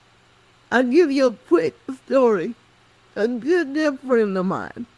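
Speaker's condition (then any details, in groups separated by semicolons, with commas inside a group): Cerebral palsy; speech affected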